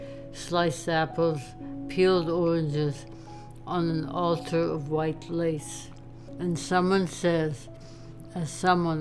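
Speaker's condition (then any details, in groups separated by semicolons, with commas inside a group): ALS; speech, swallowing, breathing main symptoms; speech deterioration, swallowing and breathing difficulties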